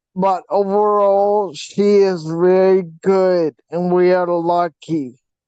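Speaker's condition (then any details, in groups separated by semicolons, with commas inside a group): Facial paralysis from hydrocephalus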